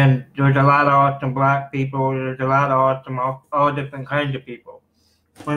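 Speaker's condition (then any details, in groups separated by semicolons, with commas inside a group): Cerebral palsy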